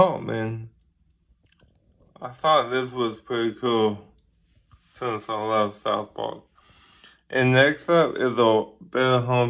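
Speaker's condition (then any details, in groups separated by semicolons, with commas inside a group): Ataxic cerebral palsy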